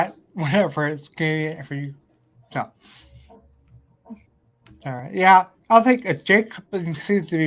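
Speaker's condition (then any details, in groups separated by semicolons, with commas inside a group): Ataxia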